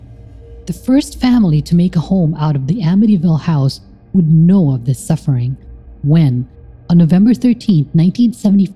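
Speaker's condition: No condition

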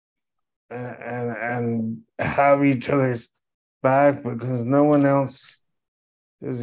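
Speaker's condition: Cerebral palsy; oxygen deprivation from birth complications, contractions compressing, meconium inhaled in labor, wheelchair from age 5, power chair

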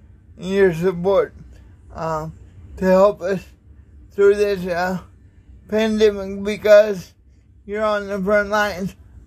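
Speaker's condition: Cerebral palsy; without the additional related health conditions some others with it have

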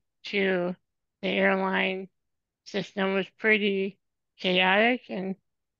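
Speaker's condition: Spinal muscular atrophy; from birth, genetic, motorized wheelchair user whole life, depends on caregivers

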